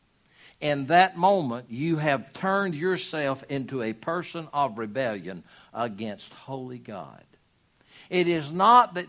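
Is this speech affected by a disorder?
No.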